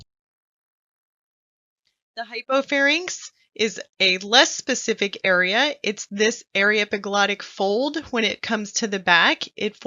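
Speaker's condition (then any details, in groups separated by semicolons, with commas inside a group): No condition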